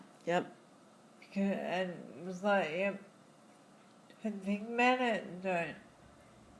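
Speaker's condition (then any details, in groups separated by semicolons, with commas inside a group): Friedreich's ataxia; diagnosed in childhood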